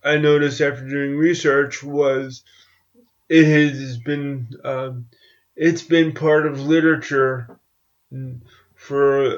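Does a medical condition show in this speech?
Yes: cerebral palsy; walks with crutches.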